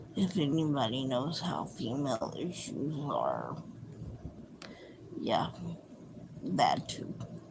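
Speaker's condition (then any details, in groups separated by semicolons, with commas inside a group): Cerebral palsy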